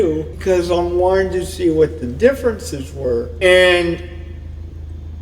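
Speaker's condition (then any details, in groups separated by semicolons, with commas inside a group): Cerebral palsy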